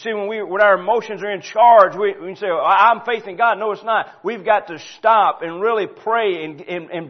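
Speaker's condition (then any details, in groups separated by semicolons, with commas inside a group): No condition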